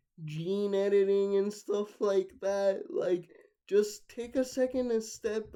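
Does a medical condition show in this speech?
Yes: cerebral palsy; not hereditary.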